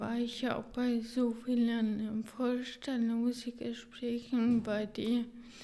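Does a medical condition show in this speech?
Yes: ataxia, hereditary, severe; limited speech ability, communication impaired.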